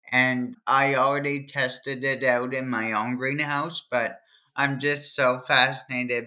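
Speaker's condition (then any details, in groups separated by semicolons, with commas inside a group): Cerebral palsy; from birth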